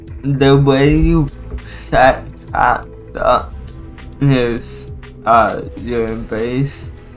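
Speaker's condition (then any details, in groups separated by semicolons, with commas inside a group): Cerebral palsy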